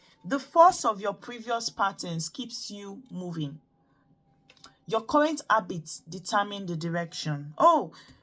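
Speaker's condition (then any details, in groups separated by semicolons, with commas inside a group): No condition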